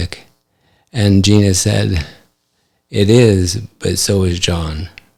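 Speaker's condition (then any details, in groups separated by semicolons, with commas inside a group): ALS; affects hand function; recently diagnosed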